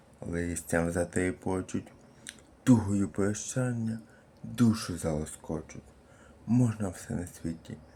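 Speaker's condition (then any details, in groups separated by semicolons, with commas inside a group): Cerebral palsy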